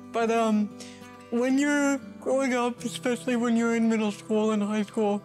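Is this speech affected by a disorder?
Yes: cerebral palsy.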